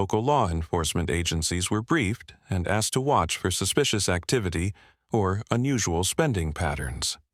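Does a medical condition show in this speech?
No.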